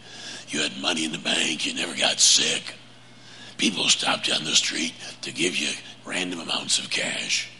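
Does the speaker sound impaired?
Yes: laryngeal cancer; vocal cord cancer, prior chemo and radiation, 35 treatments over about seven weeks; cancer recurred at fourth three-month checkup, laryngectomy scheduled, no spread on MRI, PET scans; deep raspy 'Batman voice', much weaker than before, prosthesis speech planned after laryngectomy.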